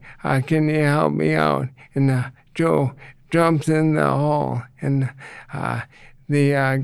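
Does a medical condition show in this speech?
Yes: ALS; reduced ability to get around.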